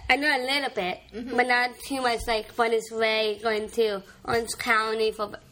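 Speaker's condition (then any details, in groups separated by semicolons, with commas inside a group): Down syndrome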